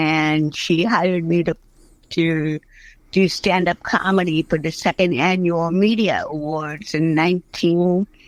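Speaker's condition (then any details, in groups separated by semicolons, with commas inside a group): Cerebral palsy; since early childhood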